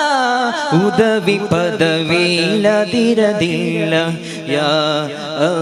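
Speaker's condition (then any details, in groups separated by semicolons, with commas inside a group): No condition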